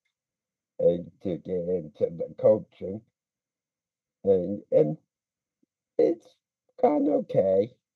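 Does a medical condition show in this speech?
Yes: speech impediment; pretty good speaker when comfortable.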